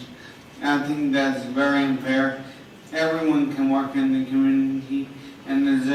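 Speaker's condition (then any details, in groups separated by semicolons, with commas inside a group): Traumatic brain injury; hit while cycling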